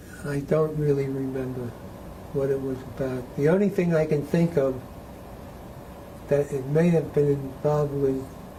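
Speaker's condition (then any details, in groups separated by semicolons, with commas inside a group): Parkinson's disease; needs to keep voice level up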